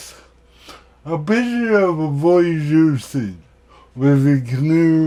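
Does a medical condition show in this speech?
Yes: cerebral palsy.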